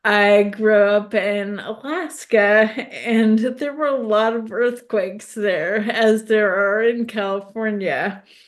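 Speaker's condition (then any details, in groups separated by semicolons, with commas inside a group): ALS; progressive neurological disease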